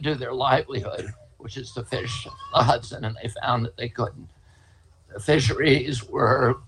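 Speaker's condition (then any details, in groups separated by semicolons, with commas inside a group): Spasmodic dystonia; voice trembles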